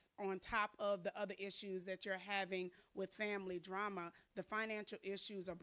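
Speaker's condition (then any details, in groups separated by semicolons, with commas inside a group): No condition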